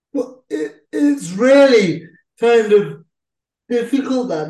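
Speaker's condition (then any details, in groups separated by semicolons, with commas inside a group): Cerebral palsy; uses a wheelchair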